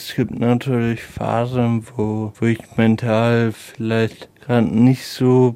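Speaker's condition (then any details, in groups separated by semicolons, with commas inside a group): Friedreich's ataxia; rare incurable nerve disease, affects balance, motor skills and heart, onset at age 12; uses wheelchair, 25 years old, about 13 years since onset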